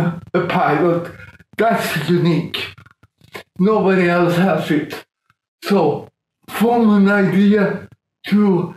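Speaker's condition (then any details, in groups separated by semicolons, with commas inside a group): Cerebral palsy, severe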